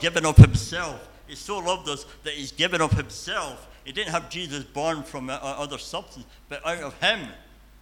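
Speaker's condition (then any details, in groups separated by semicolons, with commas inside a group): Cleft palate and cleft lip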